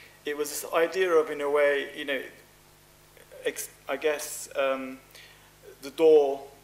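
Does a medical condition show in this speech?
No.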